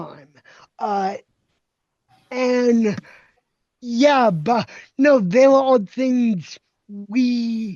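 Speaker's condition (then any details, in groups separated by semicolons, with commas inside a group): Cerebral palsy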